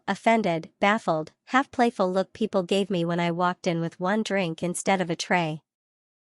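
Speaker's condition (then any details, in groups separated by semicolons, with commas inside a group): No condition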